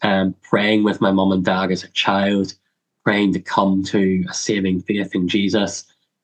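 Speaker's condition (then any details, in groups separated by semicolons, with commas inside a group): Cleft lip and palate; surgery and dental surgery in childhood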